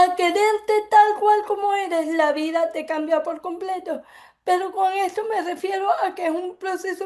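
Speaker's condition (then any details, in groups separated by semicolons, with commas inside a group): Cerebral palsy; affects speech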